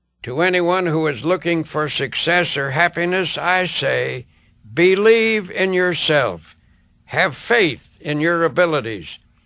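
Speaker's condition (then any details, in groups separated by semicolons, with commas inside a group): No condition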